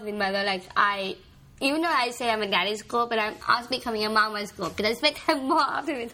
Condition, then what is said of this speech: Down syndrome. And, yes, you have a real direct way of getting to what you're thinking and speaking.